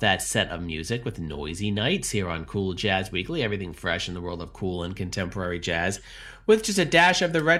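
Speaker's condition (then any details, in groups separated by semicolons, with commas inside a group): No condition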